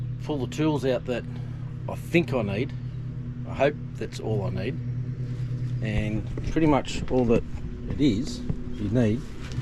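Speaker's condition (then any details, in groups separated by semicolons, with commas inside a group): No condition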